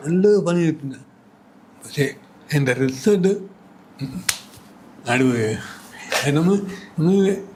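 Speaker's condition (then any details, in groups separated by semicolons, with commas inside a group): Cerebral palsy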